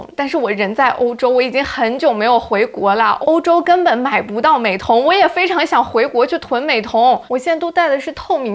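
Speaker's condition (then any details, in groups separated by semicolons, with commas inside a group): No condition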